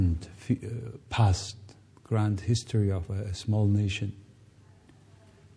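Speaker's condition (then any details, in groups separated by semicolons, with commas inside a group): No condition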